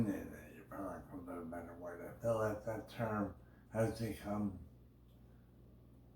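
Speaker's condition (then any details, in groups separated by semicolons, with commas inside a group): Brain injury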